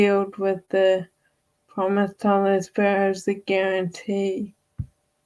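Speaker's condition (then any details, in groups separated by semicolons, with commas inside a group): Friedreich's ataxia; wheelchair user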